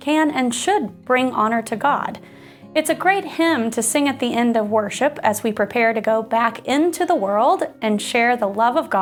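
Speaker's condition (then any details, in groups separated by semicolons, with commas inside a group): No condition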